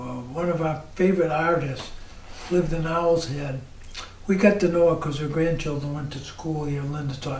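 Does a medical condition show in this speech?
Yes: ALS.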